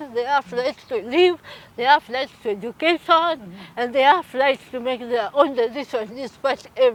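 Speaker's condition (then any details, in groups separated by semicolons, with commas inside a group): Cerebral palsy; from birth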